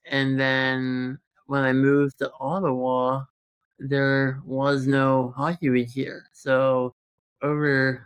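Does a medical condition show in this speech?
Yes: congenital muscular dystrophy; present since birth.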